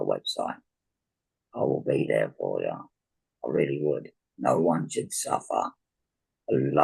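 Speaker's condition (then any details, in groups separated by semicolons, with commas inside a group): Laryngectomy for laryngeal cancer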